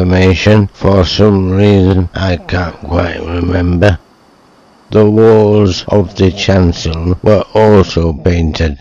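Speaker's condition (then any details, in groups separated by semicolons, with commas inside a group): Motor neuron disease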